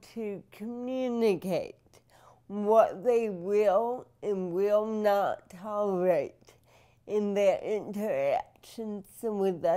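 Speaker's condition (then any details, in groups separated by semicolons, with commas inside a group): Cerebral palsy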